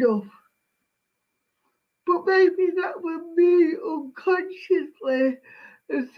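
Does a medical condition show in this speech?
Yes: cerebral palsy.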